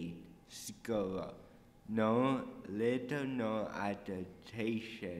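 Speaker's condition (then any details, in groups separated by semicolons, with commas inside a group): Cerebral palsy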